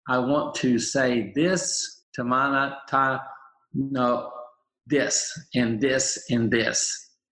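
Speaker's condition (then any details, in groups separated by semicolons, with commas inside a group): Aphasia, apraxia, dysarthria after stroke; doctors said would never talk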